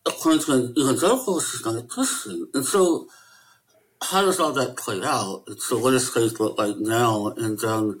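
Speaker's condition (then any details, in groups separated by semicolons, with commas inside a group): Möbius syndrome; lifelong rare disability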